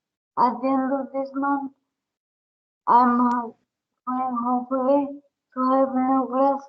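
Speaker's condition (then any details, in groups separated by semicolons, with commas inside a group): Brain injury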